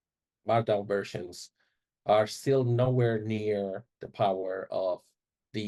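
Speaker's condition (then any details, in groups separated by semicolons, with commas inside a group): No condition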